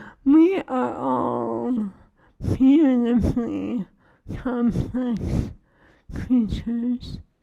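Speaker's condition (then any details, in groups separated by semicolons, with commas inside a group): ALS; cannot eat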